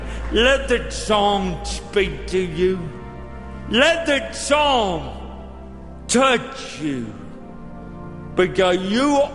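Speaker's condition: Cerebral palsy; age 42

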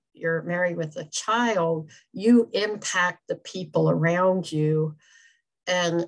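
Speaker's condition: Cleft palate; congenital, extremely severe

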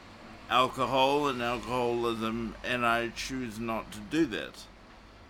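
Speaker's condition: Cerebral palsy; morphine not allowed after it

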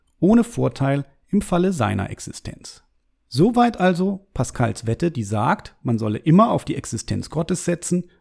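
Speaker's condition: No condition

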